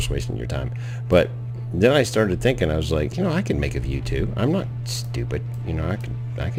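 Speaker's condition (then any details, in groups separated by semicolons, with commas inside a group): No condition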